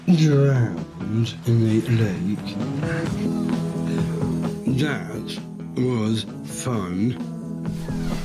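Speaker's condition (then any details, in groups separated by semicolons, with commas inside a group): Down syndrome; age 38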